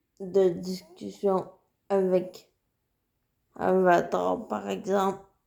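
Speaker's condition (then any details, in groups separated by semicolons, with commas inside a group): Cerebral palsy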